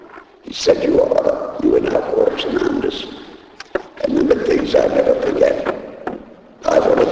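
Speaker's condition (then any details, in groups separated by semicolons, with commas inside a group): Laryngectomy; voice box removed by operation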